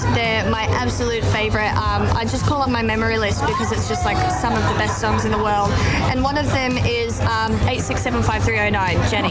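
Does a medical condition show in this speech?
Yes: cleft palate; congenital cleft palate, born with no roof of mouth, multiple surgeries; unable to swallow or sing as a child.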